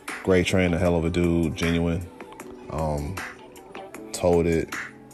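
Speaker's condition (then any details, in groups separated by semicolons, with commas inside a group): No condition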